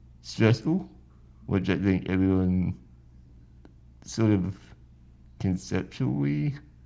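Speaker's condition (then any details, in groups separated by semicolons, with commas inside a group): Spinal muscular atrophy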